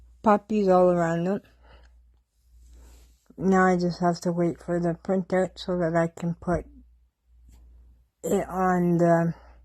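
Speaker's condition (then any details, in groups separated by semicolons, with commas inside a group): Cerebral palsy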